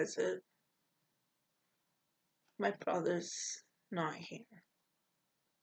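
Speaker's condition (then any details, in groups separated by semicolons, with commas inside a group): Cerebral palsy; poor balance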